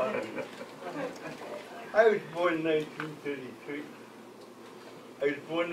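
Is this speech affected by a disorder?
Yes: cerebral palsy; from birth.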